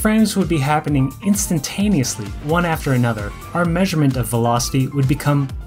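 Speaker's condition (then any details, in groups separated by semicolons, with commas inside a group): No condition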